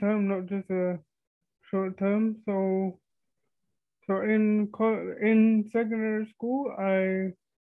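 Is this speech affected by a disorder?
Yes: cerebral palsy (quadriplegia); present from birth, wheelchair user, operation when younger.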